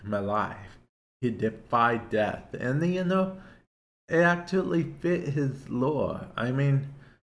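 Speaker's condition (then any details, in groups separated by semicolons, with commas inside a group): Cerebral palsy; affects speech to an extent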